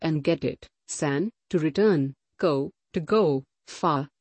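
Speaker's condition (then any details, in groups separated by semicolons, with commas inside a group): No condition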